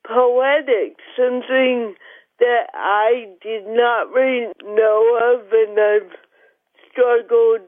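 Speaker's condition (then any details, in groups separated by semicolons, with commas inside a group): Cerebral palsy; mild; joins by phone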